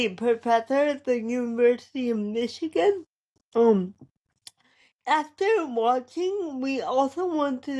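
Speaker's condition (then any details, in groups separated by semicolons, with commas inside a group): Cerebral palsy; present from birth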